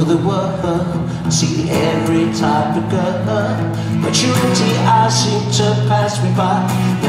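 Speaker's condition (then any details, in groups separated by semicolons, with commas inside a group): No condition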